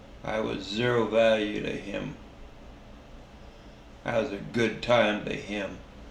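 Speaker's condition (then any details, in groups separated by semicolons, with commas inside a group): Traumatic brain injury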